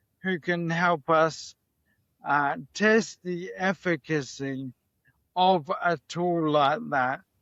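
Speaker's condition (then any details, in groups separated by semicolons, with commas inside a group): MND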